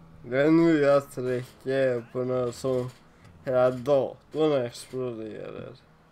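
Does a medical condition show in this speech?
Yes: cerebral palsy.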